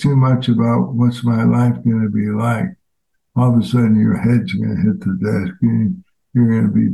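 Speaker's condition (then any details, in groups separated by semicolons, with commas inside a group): ALS; fatal progressive disease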